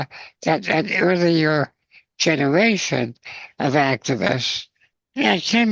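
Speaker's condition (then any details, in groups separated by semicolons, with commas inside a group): Spinal muscular atrophy, congenital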